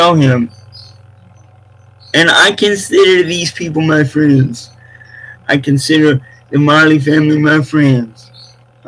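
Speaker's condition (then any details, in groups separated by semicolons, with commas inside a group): Cerebral palsy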